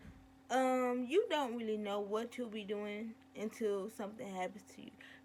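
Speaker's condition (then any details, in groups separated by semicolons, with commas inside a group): Cerebral palsy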